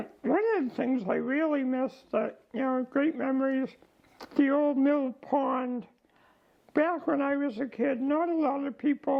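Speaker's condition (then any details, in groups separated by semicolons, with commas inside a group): ALS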